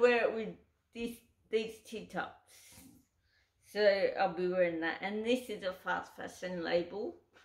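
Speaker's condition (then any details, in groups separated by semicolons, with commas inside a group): Cerebral palsy; uses wheelchair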